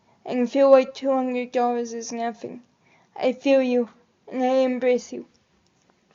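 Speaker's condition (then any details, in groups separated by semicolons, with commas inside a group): Cerebral palsy; able to articulate and speak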